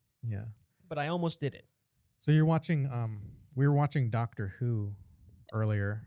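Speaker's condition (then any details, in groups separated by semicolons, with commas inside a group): No condition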